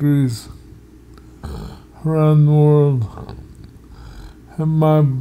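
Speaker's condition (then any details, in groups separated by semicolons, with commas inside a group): Multiple sclerosis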